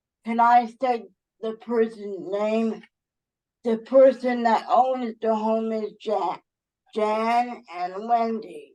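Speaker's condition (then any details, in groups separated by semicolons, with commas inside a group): Cerebral palsy; uses wheelchair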